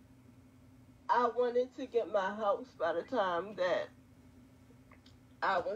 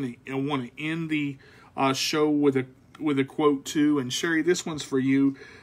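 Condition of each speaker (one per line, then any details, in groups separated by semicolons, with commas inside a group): Quadriplegic cerebral palsy; quadriplegic, from birth
No condition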